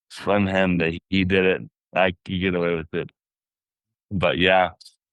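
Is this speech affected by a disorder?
Yes: traumatic brain injury.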